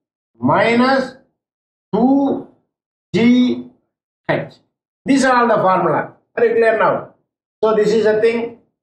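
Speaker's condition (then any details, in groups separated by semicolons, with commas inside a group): No condition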